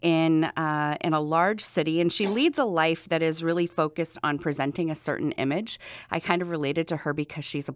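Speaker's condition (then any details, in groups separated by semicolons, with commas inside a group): No condition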